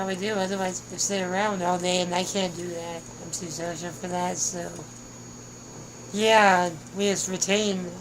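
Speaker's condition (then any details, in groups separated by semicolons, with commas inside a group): Spinal muscular atrophy; tracheostomy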